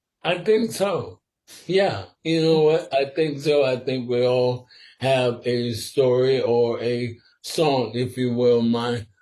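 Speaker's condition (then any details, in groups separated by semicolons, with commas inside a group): Sporadic ALS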